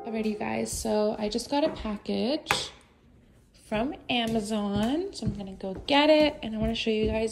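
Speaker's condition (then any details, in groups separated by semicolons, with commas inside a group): No condition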